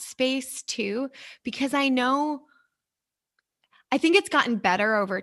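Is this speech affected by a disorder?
No.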